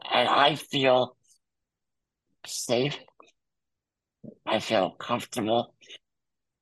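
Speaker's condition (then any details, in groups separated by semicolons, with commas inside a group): Muscular dystrophy; congenital, wheelchair user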